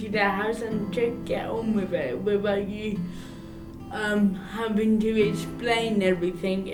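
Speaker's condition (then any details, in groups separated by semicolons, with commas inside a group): Cerebral palsy; arm tremors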